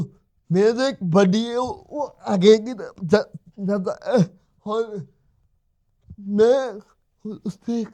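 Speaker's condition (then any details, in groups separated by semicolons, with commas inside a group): Cerebral palsy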